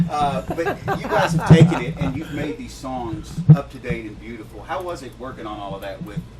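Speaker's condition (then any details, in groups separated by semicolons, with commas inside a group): No condition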